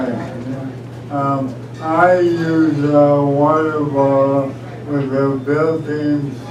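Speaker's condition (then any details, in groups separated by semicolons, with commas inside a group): ALS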